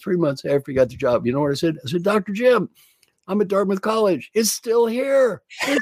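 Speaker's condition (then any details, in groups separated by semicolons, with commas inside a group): No condition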